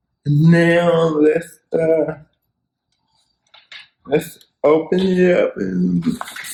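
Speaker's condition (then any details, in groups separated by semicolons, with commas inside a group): Cerebral palsy; spastic quadriplegic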